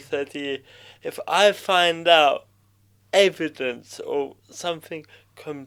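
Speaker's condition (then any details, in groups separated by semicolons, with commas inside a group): Cerebral palsy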